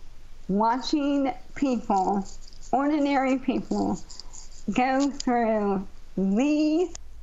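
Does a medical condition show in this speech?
Yes: ALS; ALS over 15 years since diagnosis, weak diaphragm, feeding tube placed about 5 years ago; does much independently, only vitamins and one ALS medicine, 6-monthly PT, speech, neurology; used amplifier much of the time to be heard.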